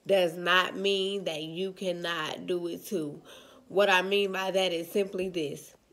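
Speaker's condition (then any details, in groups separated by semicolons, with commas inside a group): Cerebral palsy, spastic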